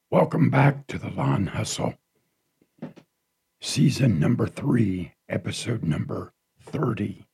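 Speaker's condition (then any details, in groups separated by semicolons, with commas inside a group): Partial laryngectomy from cancer; half of voice box removed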